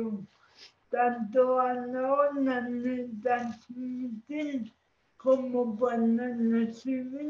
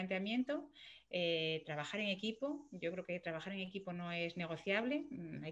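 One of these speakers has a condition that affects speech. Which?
The first: cerebral palsy.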